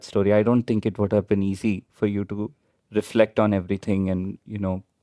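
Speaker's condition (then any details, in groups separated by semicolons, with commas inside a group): No condition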